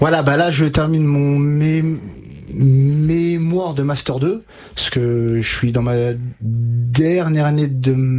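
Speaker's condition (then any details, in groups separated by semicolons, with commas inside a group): Stuttering; onset at 5 to 6 years, no childhood speech therapy, therapy begun at 20, age 33; 27 to 28 years since onset, years of therapy with stuttering specialist Catherine Daubier, Nancy; blocks and repetitions, fluency techniques learned, much worse ages 5 to 20, could not finish sentences; repeated sounds, prolonged sounds, blocks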